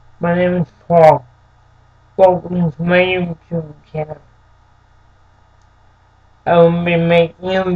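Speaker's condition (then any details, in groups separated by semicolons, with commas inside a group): Cerebral palsy; present from birth, affects movement and speech; speaks slightly differently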